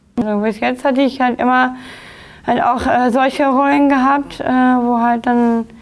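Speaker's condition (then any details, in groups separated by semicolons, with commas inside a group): Down syndrome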